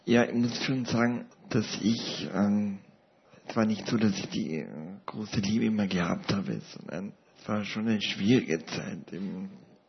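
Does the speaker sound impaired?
Yes: paralysis with ventilator dependence; lives with ventilator, personal assistance in daily life.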